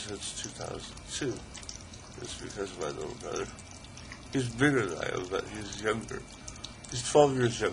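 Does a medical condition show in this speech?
Yes: ALS; still able to talk, articulate.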